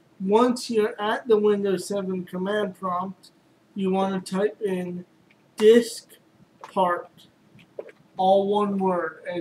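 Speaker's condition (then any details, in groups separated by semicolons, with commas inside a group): Cerebral palsy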